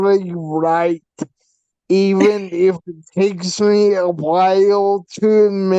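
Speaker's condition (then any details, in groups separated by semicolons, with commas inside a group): Facial paralysis from hydrocephalus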